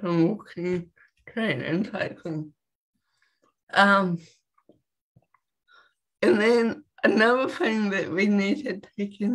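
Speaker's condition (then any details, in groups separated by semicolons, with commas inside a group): Cerebral palsy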